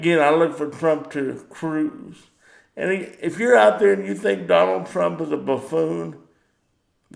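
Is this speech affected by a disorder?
Yes: cerebral palsy; power wheelchair.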